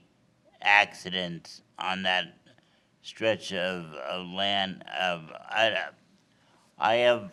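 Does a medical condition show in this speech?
Yes: cerebral palsy.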